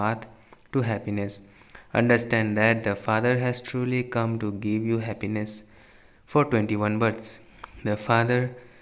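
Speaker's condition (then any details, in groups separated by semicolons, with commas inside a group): No condition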